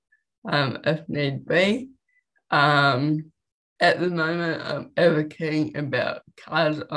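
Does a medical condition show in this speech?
Yes: cerebral palsy; walks, no wheelchair.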